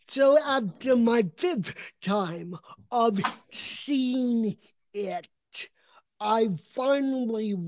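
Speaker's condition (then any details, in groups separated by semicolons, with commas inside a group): Cerebral palsy; developmental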